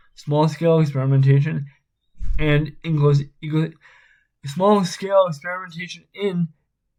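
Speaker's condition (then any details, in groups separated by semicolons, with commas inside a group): Spastic cerebral palsy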